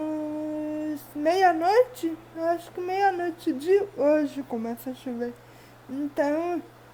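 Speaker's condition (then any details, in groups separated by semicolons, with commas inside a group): Cerebral palsy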